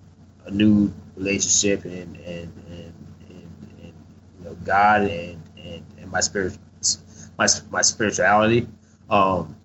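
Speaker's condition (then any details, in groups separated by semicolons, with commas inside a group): Stutter; acquired stutter after combat traumatic brain injury, memory loss, selective hearing, Shepherd Center TBI program; mild speech impediment with stuttering, loses train of thought mid-sentence; repeated sounds, repeated words, prolonged sounds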